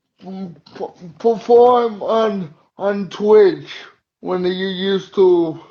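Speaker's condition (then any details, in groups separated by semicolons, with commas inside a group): Cerebral palsy; uses wheelchair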